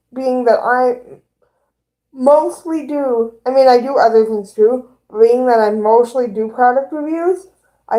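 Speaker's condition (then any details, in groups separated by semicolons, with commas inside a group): Cerebral palsy; both hands affected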